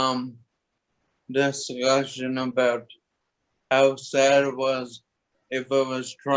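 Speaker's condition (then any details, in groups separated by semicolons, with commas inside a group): Toxic leukoencephalopathy, locked-in syndrome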